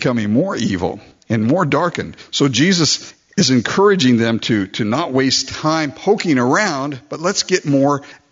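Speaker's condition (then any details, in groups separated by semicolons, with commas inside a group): No condition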